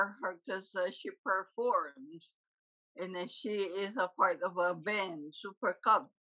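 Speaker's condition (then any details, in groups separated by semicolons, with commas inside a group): Huntington's disease; confirmed by genetic test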